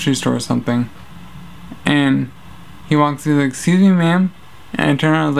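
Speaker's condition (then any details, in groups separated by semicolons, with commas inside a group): Traumatic brain injury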